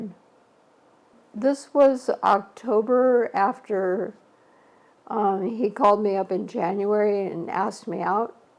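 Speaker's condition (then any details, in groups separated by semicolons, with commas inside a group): ALS; shortly after diagnosis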